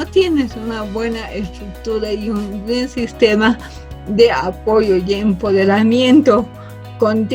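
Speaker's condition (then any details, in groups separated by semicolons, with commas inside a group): Cerebral palsy from birth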